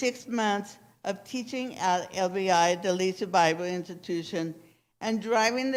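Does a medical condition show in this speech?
Yes: cerebral palsy; speech impediment, extensive speech therapy for pronunciation.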